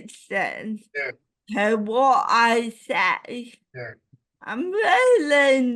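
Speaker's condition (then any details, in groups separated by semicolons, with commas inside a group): Cerebral palsy; ataxic type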